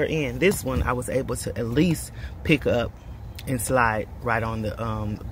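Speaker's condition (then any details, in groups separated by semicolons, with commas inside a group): No condition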